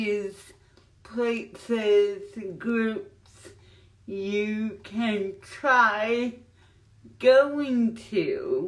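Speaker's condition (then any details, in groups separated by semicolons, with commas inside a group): Cerebral palsy; noticeably affected speech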